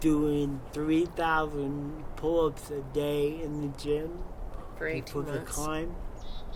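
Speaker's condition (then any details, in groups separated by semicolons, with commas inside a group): Cerebral palsy; from birth, wheelchair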